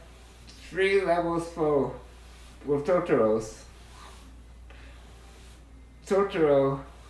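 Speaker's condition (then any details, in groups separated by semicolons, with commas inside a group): Duchenne muscular dystrophy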